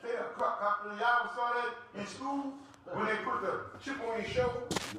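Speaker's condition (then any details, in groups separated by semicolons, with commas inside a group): No condition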